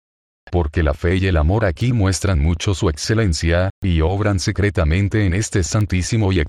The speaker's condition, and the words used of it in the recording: None; typical speech.